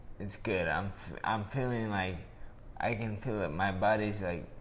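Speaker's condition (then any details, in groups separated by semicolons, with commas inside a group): Traumatic brain injury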